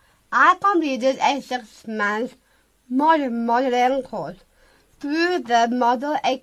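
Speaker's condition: Down syndrome; age 20

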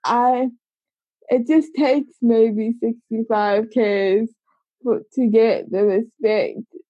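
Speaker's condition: Cerebral palsy; congenital, from birth, age 25

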